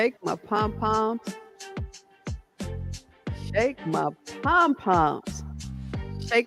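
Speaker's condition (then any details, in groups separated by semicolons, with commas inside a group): No condition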